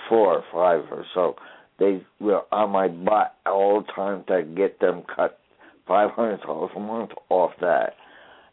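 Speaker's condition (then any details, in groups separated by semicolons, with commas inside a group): Traumatic brain injury; people ask about voice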